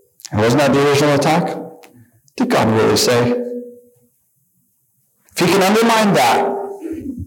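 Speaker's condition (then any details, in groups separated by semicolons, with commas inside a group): No condition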